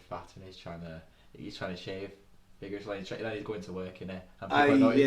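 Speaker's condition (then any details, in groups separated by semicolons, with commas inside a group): No condition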